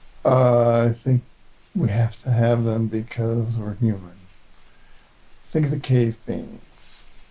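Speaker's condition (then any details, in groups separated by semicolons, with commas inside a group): Parkinson's disease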